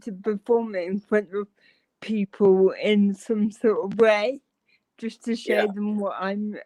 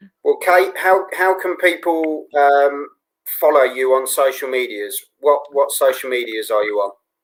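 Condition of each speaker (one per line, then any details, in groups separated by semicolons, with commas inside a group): Cerebral palsy
No condition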